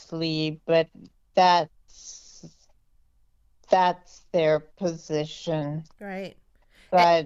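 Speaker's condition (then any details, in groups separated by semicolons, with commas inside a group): Multiple sclerosis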